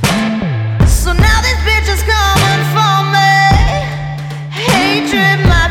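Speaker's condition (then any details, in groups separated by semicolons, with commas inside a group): No condition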